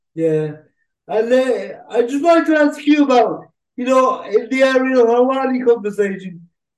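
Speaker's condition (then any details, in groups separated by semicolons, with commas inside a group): Cerebral palsy; cerebral palsy since childhood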